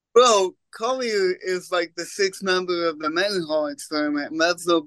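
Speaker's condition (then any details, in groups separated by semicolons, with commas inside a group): Cerebral palsy; congenital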